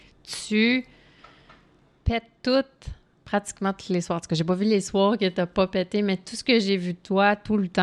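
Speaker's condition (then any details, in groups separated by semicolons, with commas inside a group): No condition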